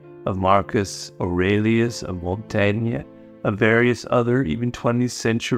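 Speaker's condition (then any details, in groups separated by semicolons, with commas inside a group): No condition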